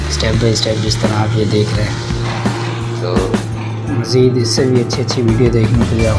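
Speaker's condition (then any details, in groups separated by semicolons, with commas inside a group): No condition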